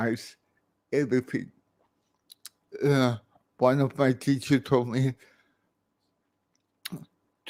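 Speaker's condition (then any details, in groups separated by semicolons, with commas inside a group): Cerebral palsy; from birth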